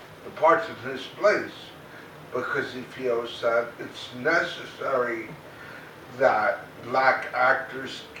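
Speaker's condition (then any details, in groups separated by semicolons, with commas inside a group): Cerebral palsy, mild; mainly affects speech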